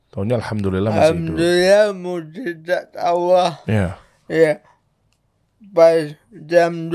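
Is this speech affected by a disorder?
Yes: cerebral palsy.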